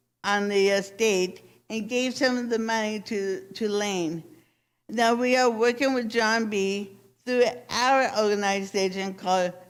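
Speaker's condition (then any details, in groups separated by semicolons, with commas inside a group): Cerebral palsy; from birth, brain damage, left side weak; speech impediment, extensive speech therapy for pronunciation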